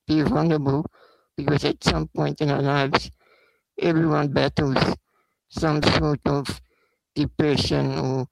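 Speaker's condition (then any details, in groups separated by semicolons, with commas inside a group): Spinal muscular atrophy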